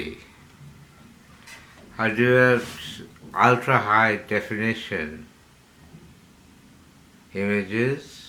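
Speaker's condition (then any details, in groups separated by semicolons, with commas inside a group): Parkinsonism; hypersalivation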